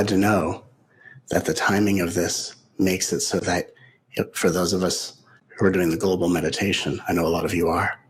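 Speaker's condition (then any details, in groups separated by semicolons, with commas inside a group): No condition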